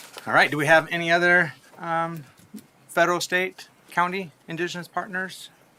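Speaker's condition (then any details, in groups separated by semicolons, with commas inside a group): No condition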